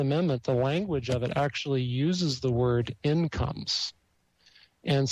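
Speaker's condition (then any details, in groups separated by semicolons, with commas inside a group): No condition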